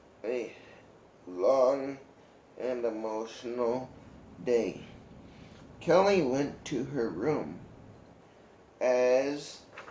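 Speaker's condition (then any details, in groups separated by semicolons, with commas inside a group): Cerebral palsy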